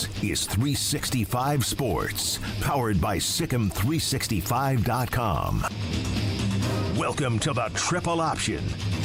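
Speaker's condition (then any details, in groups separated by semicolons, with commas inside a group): No condition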